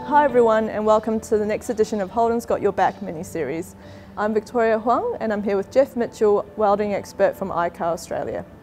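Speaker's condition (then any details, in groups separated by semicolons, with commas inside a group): No condition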